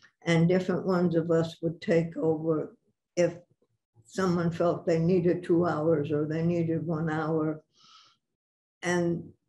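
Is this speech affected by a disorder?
Yes: Parkinson's; about six years since onset.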